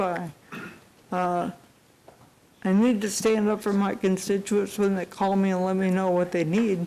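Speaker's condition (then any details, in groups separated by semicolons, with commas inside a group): Cerebral palsy; unable to type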